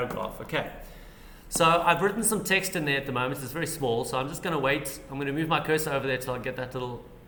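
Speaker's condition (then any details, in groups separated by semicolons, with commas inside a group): No condition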